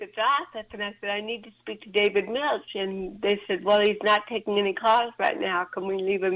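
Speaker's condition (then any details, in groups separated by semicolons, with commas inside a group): Cerebral palsy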